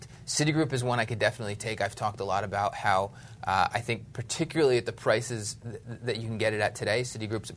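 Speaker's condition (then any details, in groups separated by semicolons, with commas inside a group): No condition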